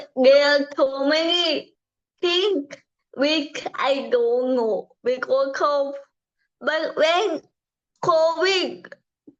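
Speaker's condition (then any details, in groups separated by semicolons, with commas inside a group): Cerebral palsy; from birth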